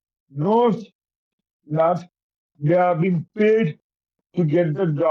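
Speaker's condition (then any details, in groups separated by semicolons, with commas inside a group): Cerebral palsy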